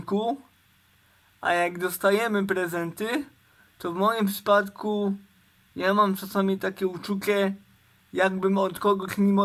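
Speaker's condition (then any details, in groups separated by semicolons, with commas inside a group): Cerebral palsy; uses wheelchair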